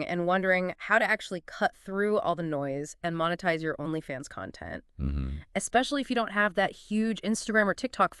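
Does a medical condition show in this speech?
No.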